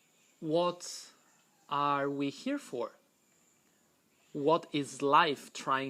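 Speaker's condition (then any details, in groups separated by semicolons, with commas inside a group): No condition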